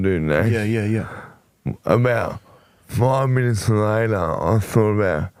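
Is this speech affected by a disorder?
Yes: motor neurone disease; voice became very nasal.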